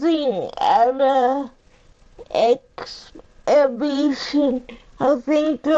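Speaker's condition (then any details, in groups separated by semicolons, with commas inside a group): Cerebral palsy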